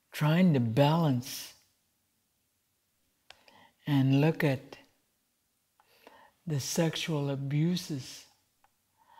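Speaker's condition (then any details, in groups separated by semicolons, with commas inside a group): Cerebral palsy; present from birth, late diagnosis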